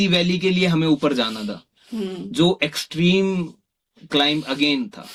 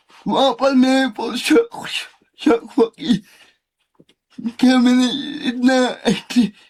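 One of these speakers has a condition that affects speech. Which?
The second: cerebral palsy; since childhood; 40 to 60 percent recovered, runs.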